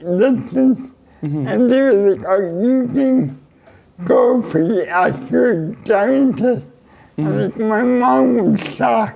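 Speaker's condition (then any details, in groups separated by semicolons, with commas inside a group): Cerebral palsy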